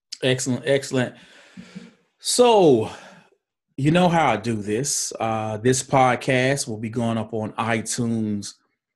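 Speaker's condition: No condition

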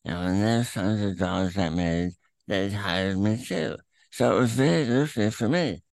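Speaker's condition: Throat cancer, tumor through tongue, attached to epiglottis; radiation with molded mask

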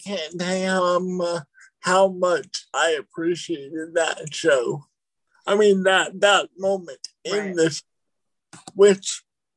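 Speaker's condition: Cerebral palsy

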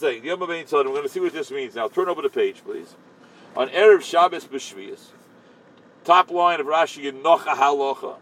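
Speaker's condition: No condition

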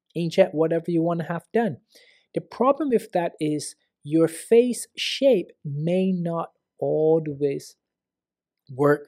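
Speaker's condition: No condition

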